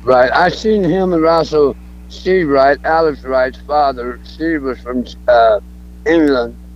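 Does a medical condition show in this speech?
Yes: throat cancer; throat cancer over last couple of years; speech not the best as result of throat cancer, may sound drunk, quit podcasts over it.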